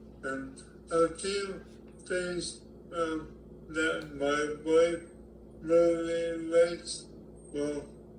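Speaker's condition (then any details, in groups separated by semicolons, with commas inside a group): ALS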